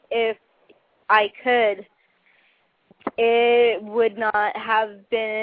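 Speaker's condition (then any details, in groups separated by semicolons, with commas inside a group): Cerebral palsy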